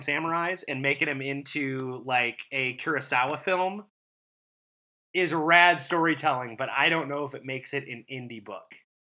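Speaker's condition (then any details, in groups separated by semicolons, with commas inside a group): No condition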